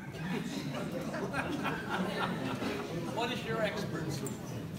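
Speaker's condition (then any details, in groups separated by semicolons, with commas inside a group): No condition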